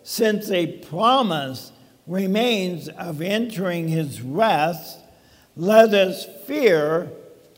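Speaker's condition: ALS; talking funny

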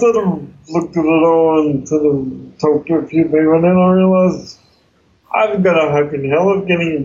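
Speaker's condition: Cerebral palsy; congenital, wheelchair user

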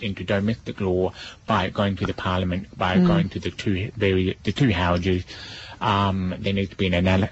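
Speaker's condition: Deafness; only feels vibration

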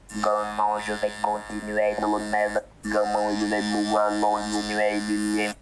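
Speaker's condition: Total pharyngolaryngectomy; first cancer 3 years ago, chemoradiotherapy, tracheal stenosis, second cancer, partial oesophagectomy, neck dissection; speaks with laryngophone electrolarynx, speech therapy since january for oro-oesophageal voice, phonatory prosthesis asked about; no natural voice, cannot shout or laugh, phone understood only by family, caregivers, lost in noise

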